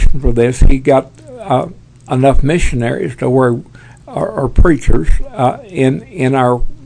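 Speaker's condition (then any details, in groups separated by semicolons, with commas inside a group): Parkinson's; tremors as early symptom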